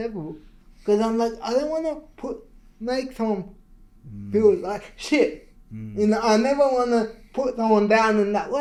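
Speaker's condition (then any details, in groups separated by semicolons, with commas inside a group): Cerebral palsy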